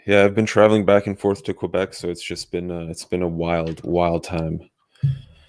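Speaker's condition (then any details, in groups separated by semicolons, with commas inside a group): No condition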